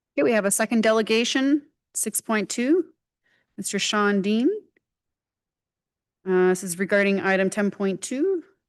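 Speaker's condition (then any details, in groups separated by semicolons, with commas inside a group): No condition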